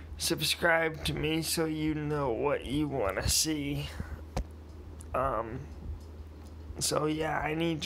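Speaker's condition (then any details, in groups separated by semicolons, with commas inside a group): Cerebral palsy, mild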